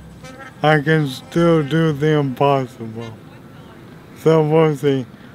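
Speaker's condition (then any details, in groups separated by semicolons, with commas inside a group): ALS; uses speech device, voice not understood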